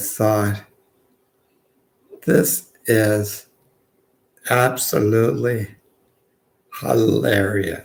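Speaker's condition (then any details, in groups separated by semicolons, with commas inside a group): Multiple sclerosis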